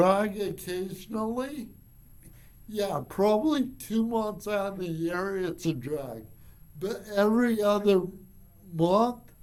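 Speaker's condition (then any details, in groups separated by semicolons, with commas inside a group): Cerebral palsy; from birth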